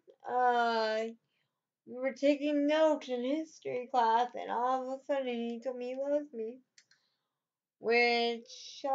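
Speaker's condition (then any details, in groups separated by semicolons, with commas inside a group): Cerebral palsy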